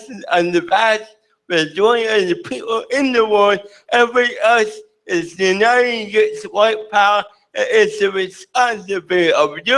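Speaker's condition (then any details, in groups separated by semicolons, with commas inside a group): Cerebral palsy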